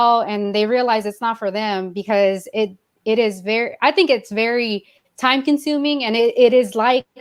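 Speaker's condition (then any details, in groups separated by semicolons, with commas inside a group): No condition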